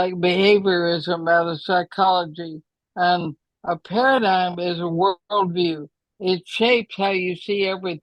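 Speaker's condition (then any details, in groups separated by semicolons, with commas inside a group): ALS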